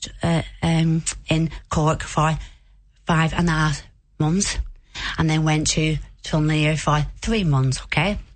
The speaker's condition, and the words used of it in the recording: Aphasia. I have a aphasia, that's why, yes?